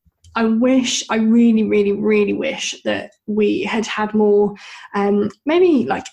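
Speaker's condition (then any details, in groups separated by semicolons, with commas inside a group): Bilateral cleft lip and palate; congenital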